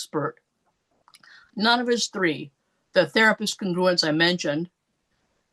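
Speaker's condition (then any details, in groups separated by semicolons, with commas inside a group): No condition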